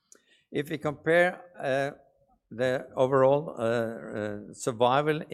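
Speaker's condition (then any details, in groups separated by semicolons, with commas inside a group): No condition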